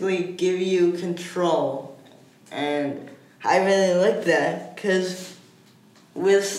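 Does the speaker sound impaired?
Yes: cerebral palsy; diagnosed around 40 months, ongoing hippotherapy, therapy at children's rehabilitation institute (CRIT); age 12, almost 13, uses wheelchair.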